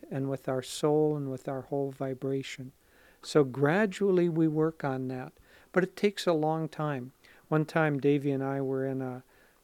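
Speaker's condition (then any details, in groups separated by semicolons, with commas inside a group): No condition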